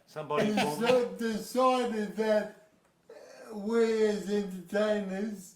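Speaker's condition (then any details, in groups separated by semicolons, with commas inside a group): Cerebral palsy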